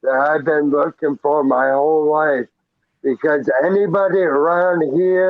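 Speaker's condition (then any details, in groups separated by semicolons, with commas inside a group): Traumatic brain injury; hit by car as pedestrian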